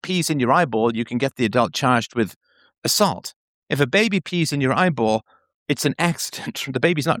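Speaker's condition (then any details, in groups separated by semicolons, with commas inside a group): No condition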